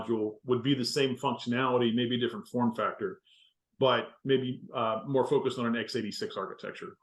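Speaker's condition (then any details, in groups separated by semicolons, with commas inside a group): No condition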